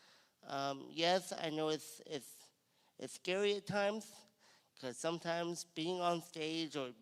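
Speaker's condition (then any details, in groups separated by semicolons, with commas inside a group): Cerebral palsy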